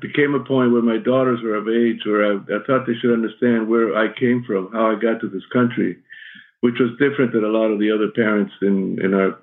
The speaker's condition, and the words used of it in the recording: Parkinson's disease. Excuse me, if I stumble on my words, I have Parkinson's, and sometimes it makes you shake and makes your voice kind of shaky.